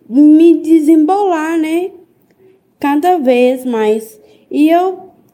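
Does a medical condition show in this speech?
Yes: Down syndrome; diagnosed at birth, speech therapy and physiotherapy from 15 days old, difficulty with interpretation, exam reader in school.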